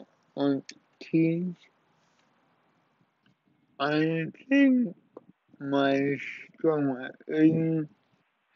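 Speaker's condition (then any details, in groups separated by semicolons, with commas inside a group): Cerebral palsy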